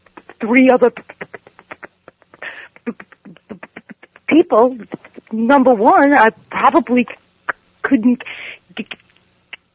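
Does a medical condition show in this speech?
Yes: stuttering; stuttering at ages 10 to 15; ongoing stuttering, attends NSA stuttering conferences; stays with stutter rather than changing words, speech tools mentally exhausting, hard to focus on message; here blocks.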